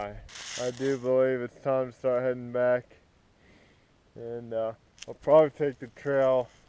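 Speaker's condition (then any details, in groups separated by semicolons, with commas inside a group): Cerebral palsy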